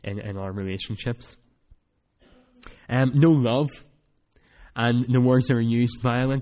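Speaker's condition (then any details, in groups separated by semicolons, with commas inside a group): Cleft palate; speech not that clear at times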